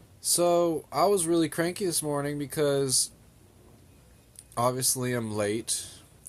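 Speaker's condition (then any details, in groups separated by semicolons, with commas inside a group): No condition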